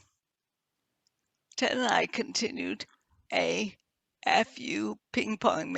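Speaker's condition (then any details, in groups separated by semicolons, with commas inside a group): Multiple sclerosis; quadriplegic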